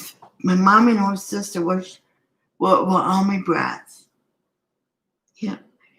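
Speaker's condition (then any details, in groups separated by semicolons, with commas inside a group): Cerebral palsy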